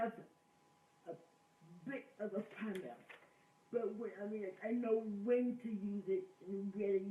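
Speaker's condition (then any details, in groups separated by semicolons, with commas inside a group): Cerebral palsy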